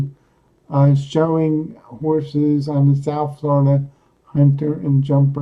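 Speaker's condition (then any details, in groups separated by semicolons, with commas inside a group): Cerebral palsy; speaks coherently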